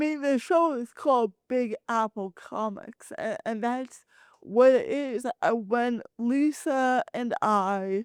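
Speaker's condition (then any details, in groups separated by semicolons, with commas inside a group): Cerebral palsy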